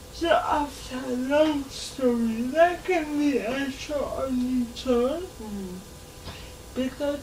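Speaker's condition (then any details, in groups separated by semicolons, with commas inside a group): Cerebral palsy; since birth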